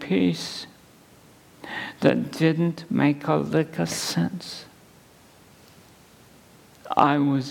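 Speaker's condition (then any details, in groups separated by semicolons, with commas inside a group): ALS; at least a couple of months since diagnosis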